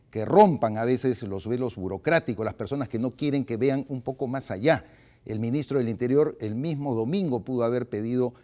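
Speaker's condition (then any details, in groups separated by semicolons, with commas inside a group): No condition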